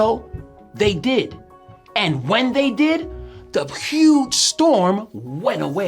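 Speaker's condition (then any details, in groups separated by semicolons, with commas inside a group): No condition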